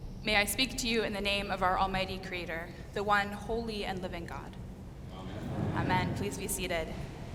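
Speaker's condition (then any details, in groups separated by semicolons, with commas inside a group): No condition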